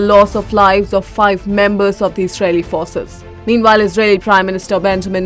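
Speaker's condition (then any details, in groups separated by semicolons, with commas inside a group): No condition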